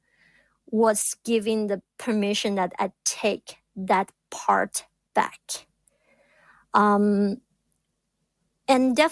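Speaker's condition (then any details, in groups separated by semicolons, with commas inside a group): Stuttering; speech therapy with Dr. Merson at hospital after coming from China, told no cure, self-help group; still stutters after speech therapy; blocks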